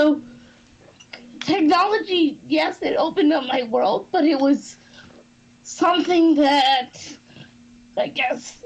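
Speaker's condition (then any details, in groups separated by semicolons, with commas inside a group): Cerebral palsy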